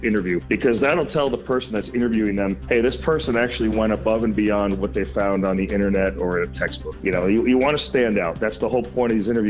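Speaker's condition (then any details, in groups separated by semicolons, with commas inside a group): No condition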